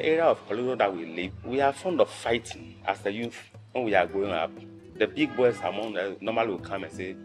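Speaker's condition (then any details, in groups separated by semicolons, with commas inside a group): No condition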